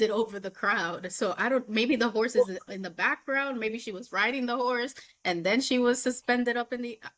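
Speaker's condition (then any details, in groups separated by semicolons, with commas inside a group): No condition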